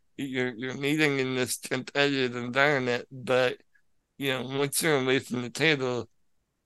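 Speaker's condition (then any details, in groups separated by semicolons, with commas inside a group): Spinal muscular atrophy; controls computer with mouth, father usually assists at live play, cannot sit outside wheelchair, cannot fly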